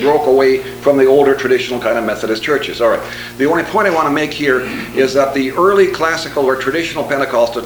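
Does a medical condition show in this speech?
No.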